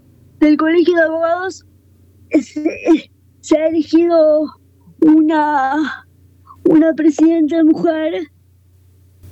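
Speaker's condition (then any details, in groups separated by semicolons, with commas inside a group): Cerebral palsy, quadriparesis; speech affected along with mobility, confirmed by speaker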